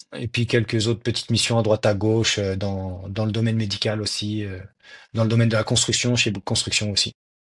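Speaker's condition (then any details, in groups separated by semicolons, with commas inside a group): No condition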